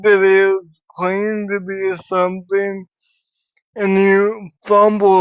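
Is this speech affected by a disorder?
Yes: cerebral palsy.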